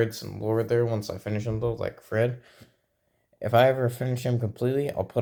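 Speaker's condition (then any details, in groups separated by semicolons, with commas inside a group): No condition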